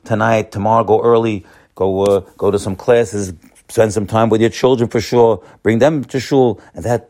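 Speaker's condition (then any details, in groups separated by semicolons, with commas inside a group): No condition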